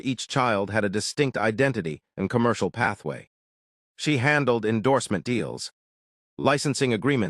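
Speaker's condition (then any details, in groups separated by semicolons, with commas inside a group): No condition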